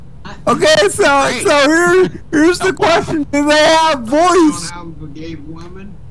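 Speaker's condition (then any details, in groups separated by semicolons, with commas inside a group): Cerebral palsy; spasticity, not paralyzed, wheelchair user; speech sounds drunk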